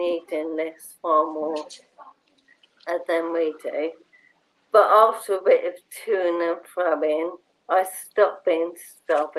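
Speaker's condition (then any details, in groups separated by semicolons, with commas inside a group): Motor neurone disease; bulbar onset, mouth, speech and swallowing, feeding tube; nearly two years since diagnosis, slow progressor, hands and arms working; voice somewhat changed, eats slowly, drinks via straw, tablets hard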